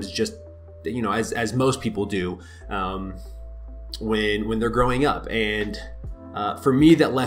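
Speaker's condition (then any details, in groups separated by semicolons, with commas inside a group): No condition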